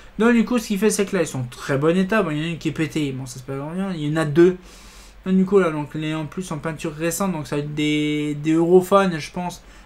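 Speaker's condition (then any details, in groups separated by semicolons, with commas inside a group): No condition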